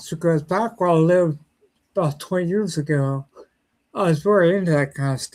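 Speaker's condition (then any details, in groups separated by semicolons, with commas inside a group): Cerebral ataxia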